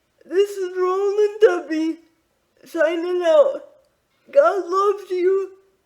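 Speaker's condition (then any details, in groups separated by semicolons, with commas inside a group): Quadriplegic cerebral palsy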